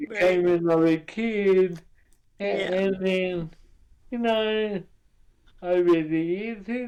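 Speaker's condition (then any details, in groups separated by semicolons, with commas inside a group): Cerebral palsy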